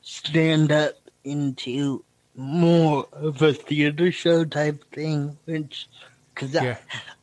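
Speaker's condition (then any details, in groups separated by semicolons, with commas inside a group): Cerebral palsy; noticeable speech impediment, speaking time predictable on stage, feels picking up host's stammer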